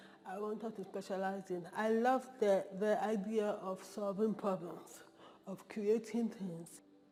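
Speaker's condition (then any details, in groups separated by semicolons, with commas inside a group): Cerebral palsy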